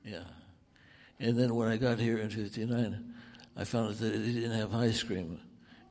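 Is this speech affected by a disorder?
Yes: Parkinson's; over 14 years since onset; wife Liz is chauffeur and lifeline.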